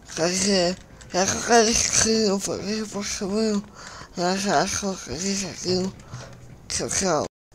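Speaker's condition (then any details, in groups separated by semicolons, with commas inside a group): Cerebral palsy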